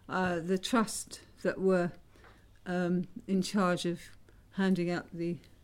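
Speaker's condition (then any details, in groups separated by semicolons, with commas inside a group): Parkinson's disease; diagnosed 1997, dopamine shortage causes stiffness, specialist Ray Chowdhury delayed dopamine, dopamine agonist then pump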